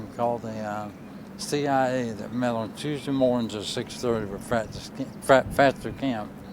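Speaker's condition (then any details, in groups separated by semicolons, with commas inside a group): ALS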